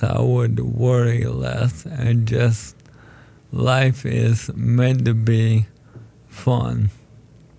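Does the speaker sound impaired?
Yes: ALS; told condition is terminal.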